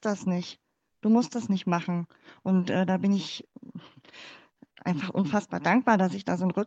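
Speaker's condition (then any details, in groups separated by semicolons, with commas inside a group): Cleft palate; congenital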